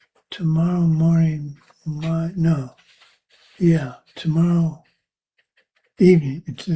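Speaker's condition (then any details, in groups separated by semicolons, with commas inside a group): Parkinson's; age 73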